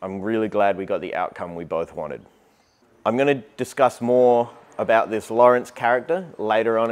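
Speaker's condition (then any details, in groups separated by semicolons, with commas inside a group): No condition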